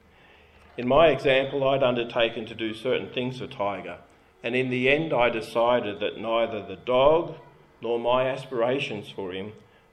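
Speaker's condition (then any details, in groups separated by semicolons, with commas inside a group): No condition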